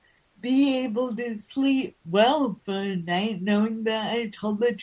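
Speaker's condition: Cerebral palsy

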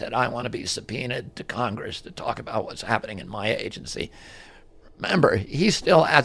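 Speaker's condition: Spasmodic dystonia; voice affected

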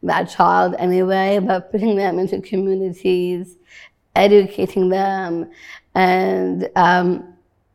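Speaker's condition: Down syndrome

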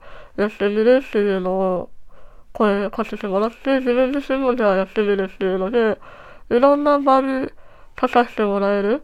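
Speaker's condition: Treacher Collins syndrome, cleft palate; may be hard to understand due to cleft palate

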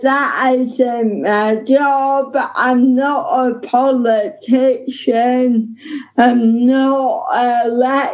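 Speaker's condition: Ataxic cerebral palsy; no breathing for 17 minutes

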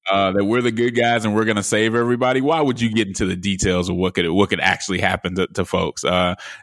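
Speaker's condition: No condition

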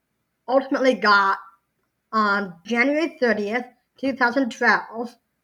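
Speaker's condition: Down syndrome

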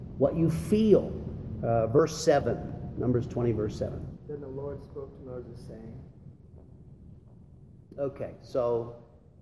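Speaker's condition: No condition

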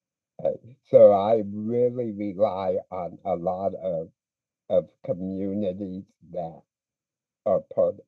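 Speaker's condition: Speech impediment; pretty good speaker when comfortable, drama club and debate team experience

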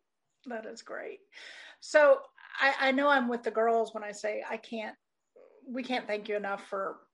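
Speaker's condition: No condition

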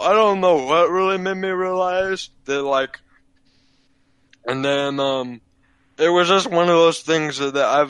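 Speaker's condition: Cerebral palsy, physical only

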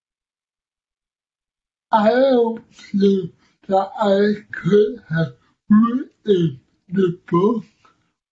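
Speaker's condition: Cerebral palsy; audiences initially unsure they can understand speech

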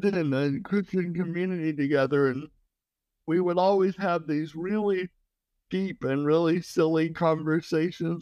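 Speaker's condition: Cerebral palsy

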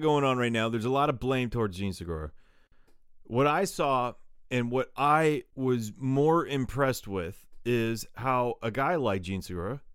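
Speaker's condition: No condition

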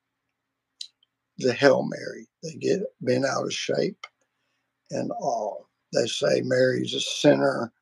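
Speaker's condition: Vocal cord surgery; multiple vocal cord surgeries

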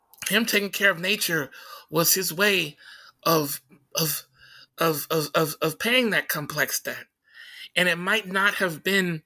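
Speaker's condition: Stutter; repeated words

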